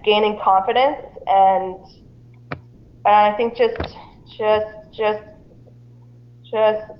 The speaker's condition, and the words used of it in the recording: Stuttering. I actually brought it up right at the beginning, and I told her that I had a speech impediment, and that sometimes it might take me a bit longer